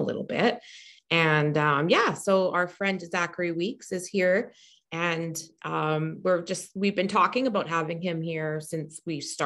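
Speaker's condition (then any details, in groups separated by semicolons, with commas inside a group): No condition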